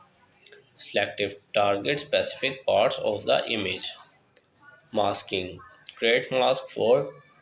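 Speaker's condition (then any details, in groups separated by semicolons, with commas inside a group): No condition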